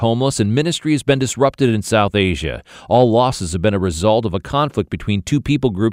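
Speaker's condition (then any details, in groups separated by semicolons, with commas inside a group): No condition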